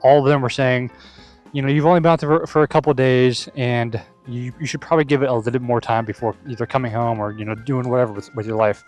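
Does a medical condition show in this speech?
No.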